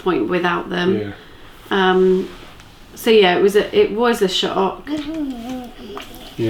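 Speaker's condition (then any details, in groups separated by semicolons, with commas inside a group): No condition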